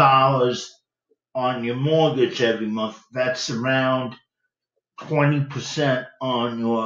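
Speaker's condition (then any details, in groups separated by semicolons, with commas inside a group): Cerebral palsy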